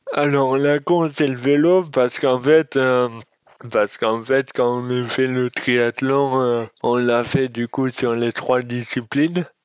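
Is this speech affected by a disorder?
Yes: dystonia; congenital, from lack of brain oxygen at birth, diagnosed soon after, left forearm most affected; eloquence disorder caused by dystonia, alongside muscular disorder.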